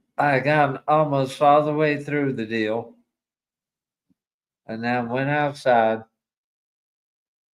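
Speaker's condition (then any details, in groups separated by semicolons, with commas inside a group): ALS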